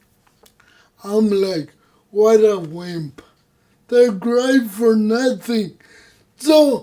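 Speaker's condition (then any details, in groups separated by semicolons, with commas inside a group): Cerebral palsy; from birth, no control over joints, movements, voice; no voice control, unusual voice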